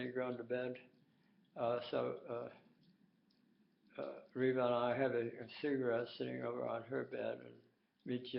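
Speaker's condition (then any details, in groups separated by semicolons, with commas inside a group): Tongue cancer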